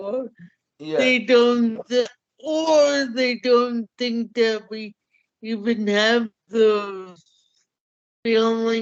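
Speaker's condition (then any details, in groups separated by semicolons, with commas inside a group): Cerebral palsy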